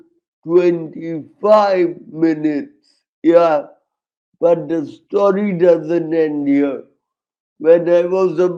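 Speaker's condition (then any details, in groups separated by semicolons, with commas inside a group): Cerebral palsy, severe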